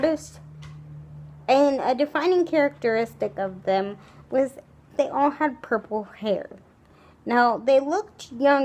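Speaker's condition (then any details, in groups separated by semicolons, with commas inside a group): Cerebral palsy, spastic, severe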